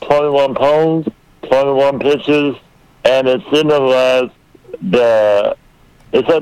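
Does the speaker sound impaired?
Yes: muscular dystrophy; rare form, about 500 people affected, present from birth, not expected to live past age one; age 30.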